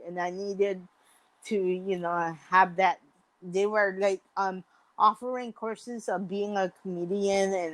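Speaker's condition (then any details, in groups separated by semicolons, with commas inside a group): Mild cerebral palsy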